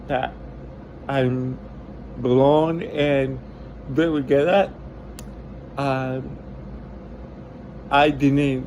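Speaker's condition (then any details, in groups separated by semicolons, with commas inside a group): Cerebral palsy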